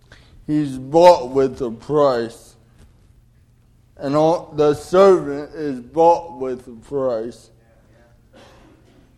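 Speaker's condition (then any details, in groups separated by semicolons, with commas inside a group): Cerebral palsy; delayed development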